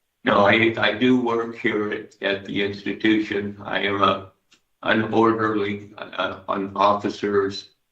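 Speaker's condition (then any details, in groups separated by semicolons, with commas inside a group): Parkinson's disease; medication controls tremors, working less well this morning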